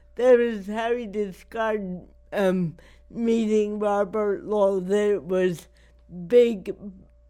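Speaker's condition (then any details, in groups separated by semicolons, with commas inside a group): Cerebral palsy; not degenerative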